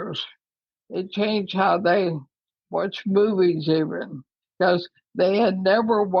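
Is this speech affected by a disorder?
Yes: ALS.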